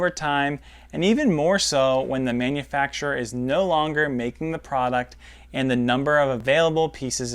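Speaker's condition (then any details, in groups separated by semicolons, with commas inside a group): No condition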